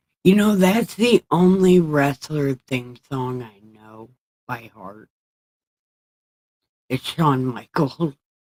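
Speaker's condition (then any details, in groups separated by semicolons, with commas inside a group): Brain injury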